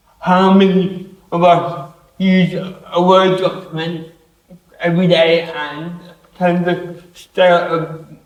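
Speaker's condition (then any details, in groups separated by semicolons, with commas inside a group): Cerebral palsy; affects hands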